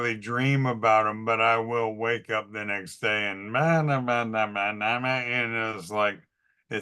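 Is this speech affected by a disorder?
Yes: ALS.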